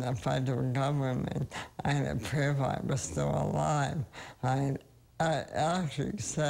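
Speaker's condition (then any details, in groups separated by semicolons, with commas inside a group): ALS; more than 25 years since onset, uses cannabis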